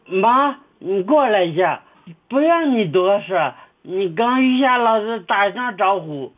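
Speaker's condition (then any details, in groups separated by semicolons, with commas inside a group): Cerebellar atrophy; onset at age fifteen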